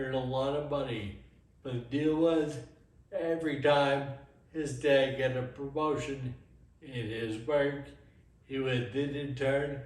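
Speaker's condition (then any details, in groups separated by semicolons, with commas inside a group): Friedreich's ataxia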